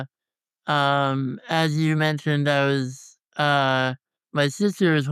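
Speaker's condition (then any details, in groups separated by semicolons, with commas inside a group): Congenital muscular dystrophy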